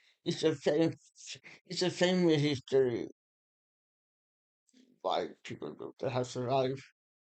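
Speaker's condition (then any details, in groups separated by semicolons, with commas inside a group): Muscular Parkinson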